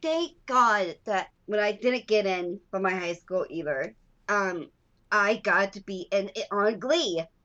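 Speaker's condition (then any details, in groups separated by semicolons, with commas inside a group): Down syndrome; lifelong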